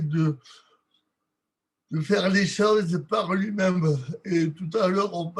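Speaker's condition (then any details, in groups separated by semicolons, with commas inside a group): Cerebral palsy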